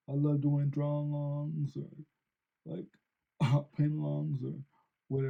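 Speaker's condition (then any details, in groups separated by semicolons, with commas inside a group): Cerebral palsy; since birth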